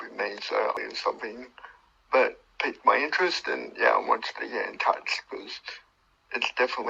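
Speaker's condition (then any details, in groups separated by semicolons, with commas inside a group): Cerebral palsy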